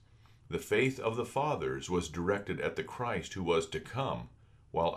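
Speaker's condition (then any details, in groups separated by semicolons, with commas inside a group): No condition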